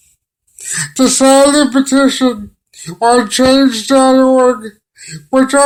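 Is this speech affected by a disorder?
Yes: cerebral palsy; limited use of the hands.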